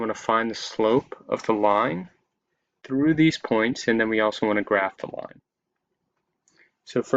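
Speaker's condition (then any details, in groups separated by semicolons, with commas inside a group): No condition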